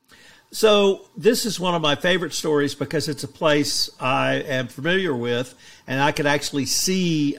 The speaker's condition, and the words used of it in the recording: None; typical speech.